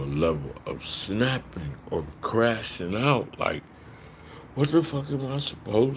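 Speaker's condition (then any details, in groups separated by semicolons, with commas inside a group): Slurred speech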